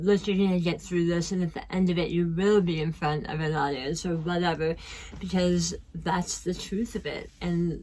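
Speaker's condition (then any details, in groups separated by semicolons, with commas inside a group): Tongue cancer; speech impediment, drinks shakes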